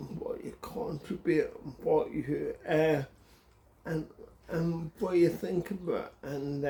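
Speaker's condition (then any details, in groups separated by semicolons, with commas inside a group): Cerebral palsy; speech difficulty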